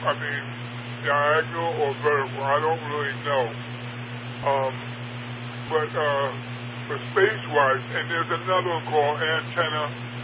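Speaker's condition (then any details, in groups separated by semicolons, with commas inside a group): Parkinson's; largely wheelchair bound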